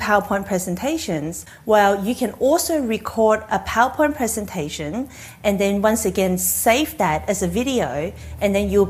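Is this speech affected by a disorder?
No.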